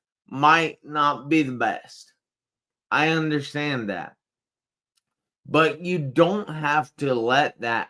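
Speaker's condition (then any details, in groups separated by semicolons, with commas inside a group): Traumatic brain injury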